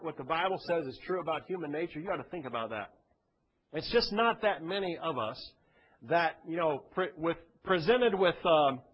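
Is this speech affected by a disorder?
No.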